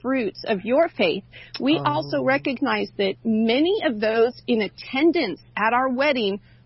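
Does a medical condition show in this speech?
No.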